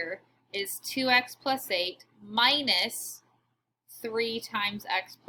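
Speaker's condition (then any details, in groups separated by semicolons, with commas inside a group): No condition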